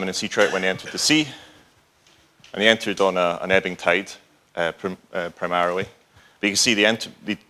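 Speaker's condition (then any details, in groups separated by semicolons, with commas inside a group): No condition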